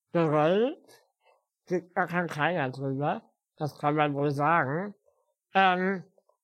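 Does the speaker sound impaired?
Yes: spinal muscular atrophy; spinal muscular atrophy since birth, uses wheelchair.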